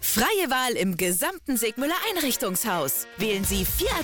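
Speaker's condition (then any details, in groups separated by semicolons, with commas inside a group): No condition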